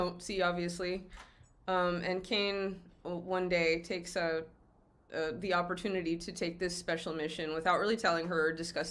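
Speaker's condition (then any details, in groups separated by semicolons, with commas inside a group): No condition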